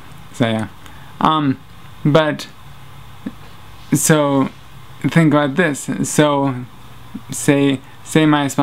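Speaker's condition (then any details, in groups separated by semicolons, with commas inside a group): Traumatic brain injury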